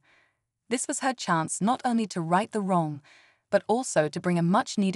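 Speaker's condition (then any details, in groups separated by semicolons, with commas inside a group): No condition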